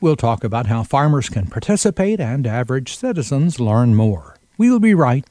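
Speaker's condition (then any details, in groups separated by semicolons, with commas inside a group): No condition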